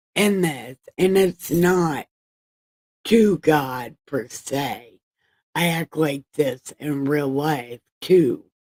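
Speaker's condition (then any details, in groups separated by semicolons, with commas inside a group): Brain injury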